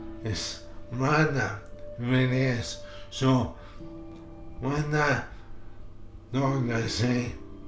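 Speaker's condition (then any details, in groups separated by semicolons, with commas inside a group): Motor neurone disease; voice changed early, throat muscle impaired, cannot project voice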